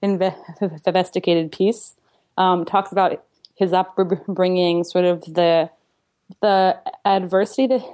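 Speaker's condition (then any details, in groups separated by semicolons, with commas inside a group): Stuttering; past therapy with fluency training, avoidance reduction, open easier stuttering, goal joyful effective communication; big blocks, stops and exhales during blocks, long repetitive stutters, often anticipates stutter before words; repeated sounds, repeated words, blocks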